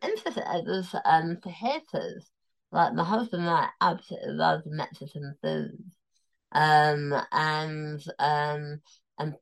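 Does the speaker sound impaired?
Yes: tongue cancer, near-total glossectomy; stage 4 tongue cancer, near-total tongue removal, 5 millimeters left, temporary tracheostomy, immunotherapy around surgery; cancer free, eats liquid and pureed foods.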